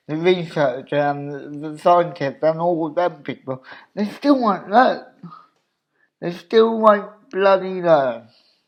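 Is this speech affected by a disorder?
Yes: cerebral palsy; obvious speech impediment.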